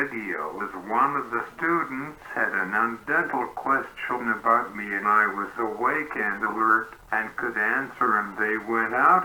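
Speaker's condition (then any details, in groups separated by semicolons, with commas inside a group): Cerebral palsy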